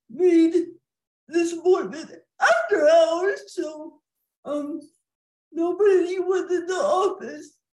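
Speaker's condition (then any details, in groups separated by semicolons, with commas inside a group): Cerebral palsy, quadriplegia; speech recognition since 1994, throat dries while talking, drinks and breaks clear throat, nurse helps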